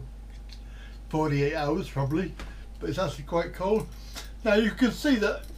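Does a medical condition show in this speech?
Yes: cerebral palsy; back surgery.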